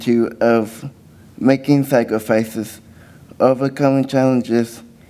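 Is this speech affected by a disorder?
Yes: cerebral palsy.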